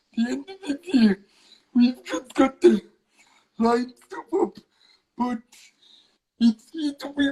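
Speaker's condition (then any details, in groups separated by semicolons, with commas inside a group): Cerebral palsy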